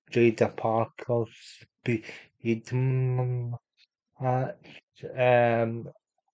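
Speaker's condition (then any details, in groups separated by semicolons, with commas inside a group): Cerebral palsy; unable to walk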